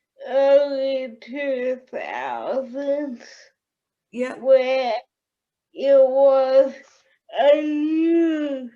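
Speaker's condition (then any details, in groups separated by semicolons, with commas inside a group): Cerebral palsy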